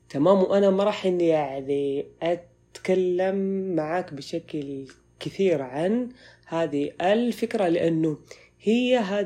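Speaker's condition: Stuttering; has own female specialist; broken, interrupted sounds, speaks naturally and spontaneously on podcast; prolonged sounds

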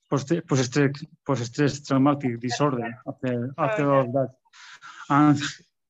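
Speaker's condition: Stuttering; stutters a lot when talking in public; repeated sounds, repeated words

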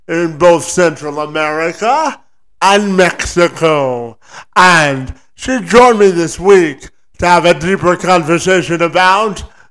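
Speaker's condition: Spastic quadriplegic cerebral palsy

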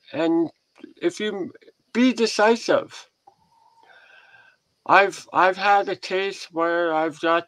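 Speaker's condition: Head and neck cancer surgery; crooked head since

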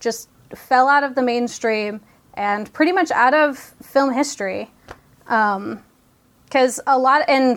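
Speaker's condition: No condition

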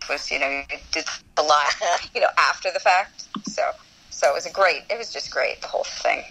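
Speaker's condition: No condition

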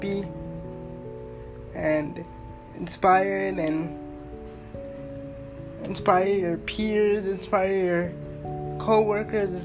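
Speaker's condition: Cerebral palsy; uses wheelchair

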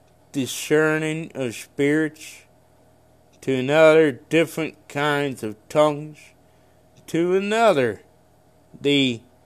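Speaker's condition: Cerebral palsy; congenital cerebral palsy

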